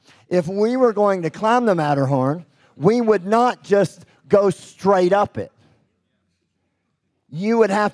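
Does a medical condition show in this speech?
Yes: cleft lip and palate; congenital.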